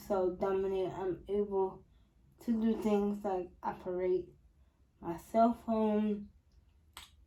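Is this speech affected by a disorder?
Yes: spastic quadriplegic cerebral palsy.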